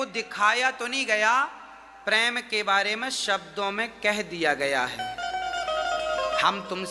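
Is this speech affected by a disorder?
No.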